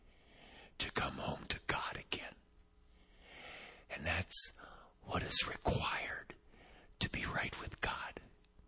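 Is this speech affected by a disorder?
Yes: vocal cord paralysis, unilateral.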